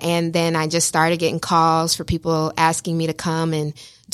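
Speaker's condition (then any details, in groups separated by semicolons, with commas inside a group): No condition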